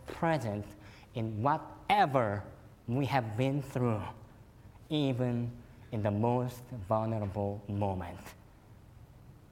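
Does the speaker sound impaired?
Yes: cleft lip and palate; could not suck breast milk as newborn, fed formula and cow milk.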